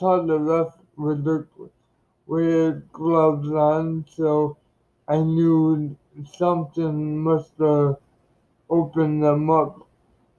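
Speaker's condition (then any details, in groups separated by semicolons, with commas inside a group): Cerebral palsy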